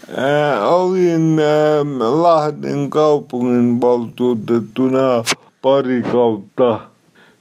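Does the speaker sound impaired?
Yes: cerebral palsy; speech.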